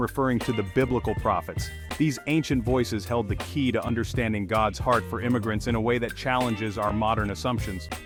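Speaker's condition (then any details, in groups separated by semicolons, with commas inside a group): No condition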